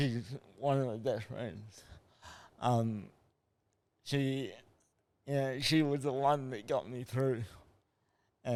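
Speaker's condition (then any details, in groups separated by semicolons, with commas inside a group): Cerebral palsy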